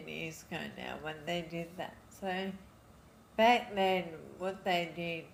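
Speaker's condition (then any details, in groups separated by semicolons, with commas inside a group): Friedreich's ataxia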